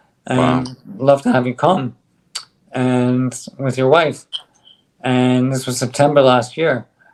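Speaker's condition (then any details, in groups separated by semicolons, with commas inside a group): ALS; on drug, stronger bite, speaks better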